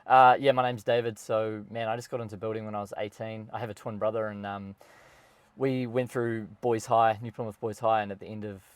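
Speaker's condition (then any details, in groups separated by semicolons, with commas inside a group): No condition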